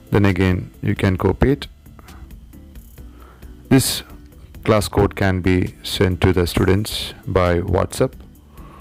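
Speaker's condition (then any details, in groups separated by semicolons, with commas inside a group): No condition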